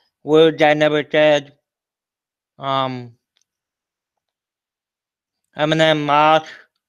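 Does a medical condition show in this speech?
Yes: cerebral palsy.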